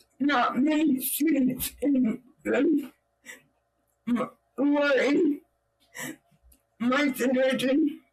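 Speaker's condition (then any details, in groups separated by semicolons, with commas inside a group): Cerebral palsy; own voice needs subtitles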